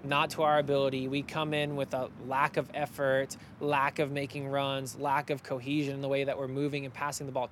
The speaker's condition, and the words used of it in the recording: No condition.